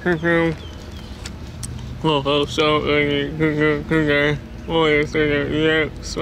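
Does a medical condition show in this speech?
Yes: cerebral palsy; speech disability.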